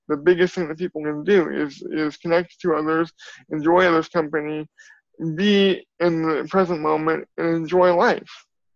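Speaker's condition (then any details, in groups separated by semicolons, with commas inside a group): Cerebral palsy; from birth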